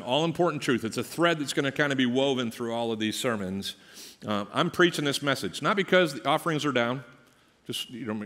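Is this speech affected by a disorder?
No.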